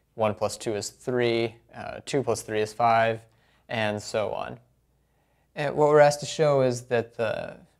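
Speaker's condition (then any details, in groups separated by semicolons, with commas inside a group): No condition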